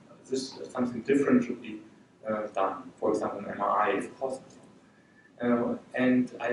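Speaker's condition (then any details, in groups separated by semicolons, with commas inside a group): No condition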